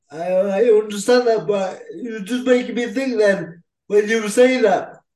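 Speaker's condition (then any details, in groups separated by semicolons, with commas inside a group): Cerebral palsy; cerebral palsy since childhood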